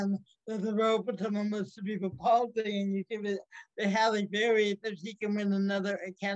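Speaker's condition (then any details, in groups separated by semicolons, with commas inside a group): Cerebral palsy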